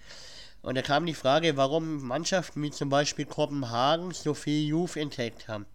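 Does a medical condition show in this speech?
Yes: cleft palate; has a cold at recording; cleft palate audible in speech, plus cold at recording.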